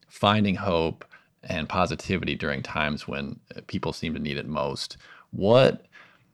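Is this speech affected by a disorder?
No.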